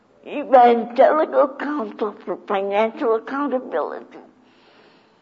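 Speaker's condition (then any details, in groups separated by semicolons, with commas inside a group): Cerebral palsy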